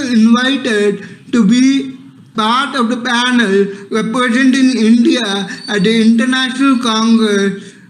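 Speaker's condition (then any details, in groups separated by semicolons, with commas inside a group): Cerebral palsy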